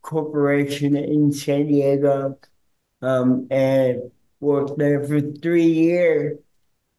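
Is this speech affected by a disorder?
Yes: cerebral palsy; cerebral palsy since birth; speech impediment he calls his accent, hard to understand at first, harder on phone.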